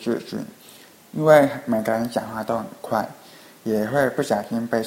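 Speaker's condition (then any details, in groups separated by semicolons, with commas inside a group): Hearing impairment; gets interrupted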